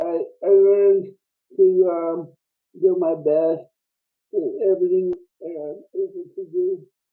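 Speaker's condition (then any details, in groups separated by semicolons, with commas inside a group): Cerebral palsy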